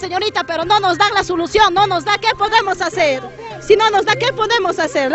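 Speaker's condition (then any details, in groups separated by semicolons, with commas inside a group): No condition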